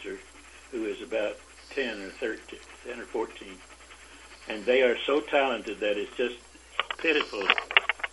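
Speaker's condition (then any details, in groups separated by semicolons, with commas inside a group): Parkinson's disease; about 25 years since onset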